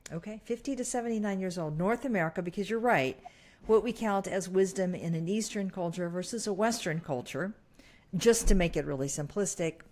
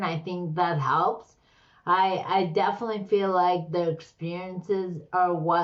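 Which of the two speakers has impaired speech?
The second: slurred speech; brain condition, weakness, stroke-like.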